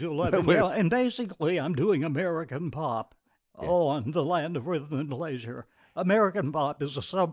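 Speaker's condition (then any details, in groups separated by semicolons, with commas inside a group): Vocal dysphonia; onset while working at KUT radio, attributed to stress, persisted despite efforts, led to leaving KUT; dysphonia still present, raised as the elephant in the room; voice felt like being strangled, host took it as natural speaking style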